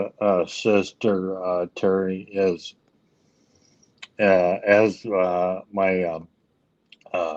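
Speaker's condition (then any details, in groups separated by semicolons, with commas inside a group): ALS; leg onset, later arm weakness; speech issues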